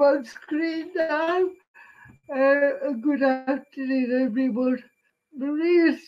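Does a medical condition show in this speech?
Yes: cerebral palsy.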